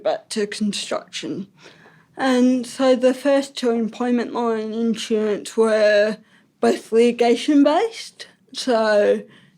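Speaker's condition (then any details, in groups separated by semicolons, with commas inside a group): Ataxic cerebral palsy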